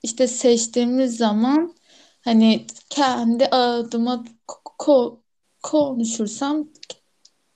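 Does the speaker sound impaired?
Yes: stuttering; stuttering since before choosing a career; stutters a lot at present; frequent sound and part-word repetitions, repeated initial syllables, filler sounds; here repeated sounds.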